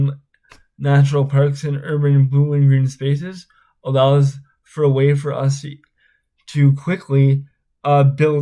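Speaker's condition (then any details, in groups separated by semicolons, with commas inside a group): Spastic cerebral palsy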